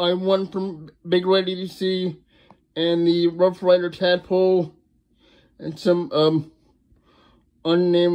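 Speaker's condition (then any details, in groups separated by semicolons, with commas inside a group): Cerebral palsy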